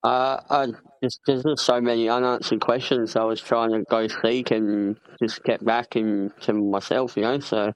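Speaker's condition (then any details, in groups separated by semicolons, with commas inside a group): Cleft palate; congenital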